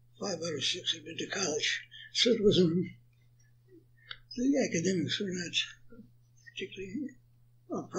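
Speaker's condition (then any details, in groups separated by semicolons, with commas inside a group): Parkinson's; attributed to Agent Orange exposure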